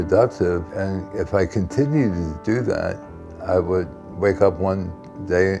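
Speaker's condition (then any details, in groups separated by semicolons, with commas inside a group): Tardive dyskinesia; caused by antipsychotic medication, facial grimacing; very visible symptoms, other physical problems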